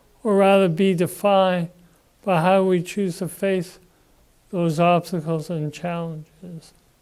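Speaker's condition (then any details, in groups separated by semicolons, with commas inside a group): Parkinson's disease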